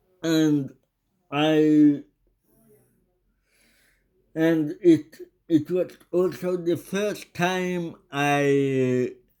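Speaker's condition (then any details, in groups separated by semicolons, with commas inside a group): Cerebral palsy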